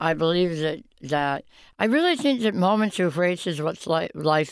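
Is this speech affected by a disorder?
Yes: oral cancer, half tongue removed, partial glossectomy; oral cancer under tongue, recurred as golf-ball tumor, half tongue and part jaw removed, radiation; survivor, about 25 years since diagnosis, failed hip graft, jaw bar loosened and removed.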